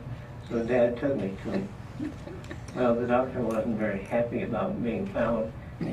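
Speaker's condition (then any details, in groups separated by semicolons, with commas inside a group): Parkinson's disease; trouble talking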